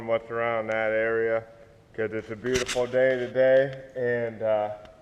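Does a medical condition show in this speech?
Yes: cerebral palsy; spastic, affects walking and legs; rides bike, hikes.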